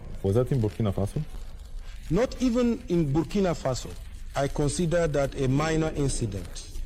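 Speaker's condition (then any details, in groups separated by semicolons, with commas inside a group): No condition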